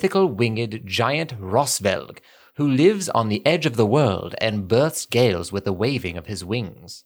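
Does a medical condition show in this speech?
No.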